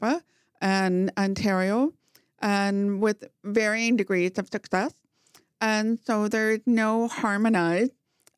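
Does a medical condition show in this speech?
Yes: profound hearing loss, congenital, bilateral; talks very well despite profound hearing loss, did not talk until age four.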